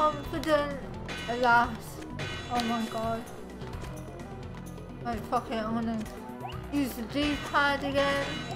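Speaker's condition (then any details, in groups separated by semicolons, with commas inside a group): Cerebral palsy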